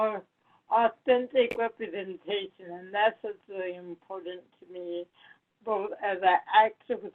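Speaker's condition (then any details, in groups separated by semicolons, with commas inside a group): Cerebral palsy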